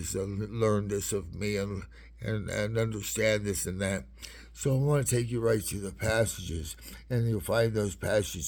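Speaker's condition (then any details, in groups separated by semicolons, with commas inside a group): Parkinson's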